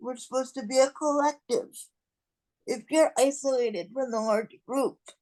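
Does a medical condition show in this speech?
Yes: cerebral palsy.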